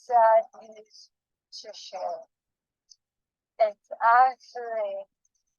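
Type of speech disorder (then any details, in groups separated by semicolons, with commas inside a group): Bulbar dysarthria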